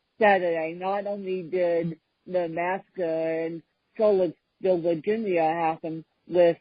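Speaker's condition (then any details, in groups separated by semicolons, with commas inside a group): Cerebral palsy, mixed, moderate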